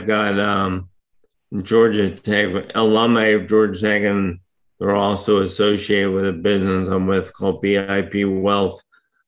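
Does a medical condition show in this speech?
Yes: ALS; ALS diagnosed last year, power wheelchair for mobility; hard to speak for long periods right now.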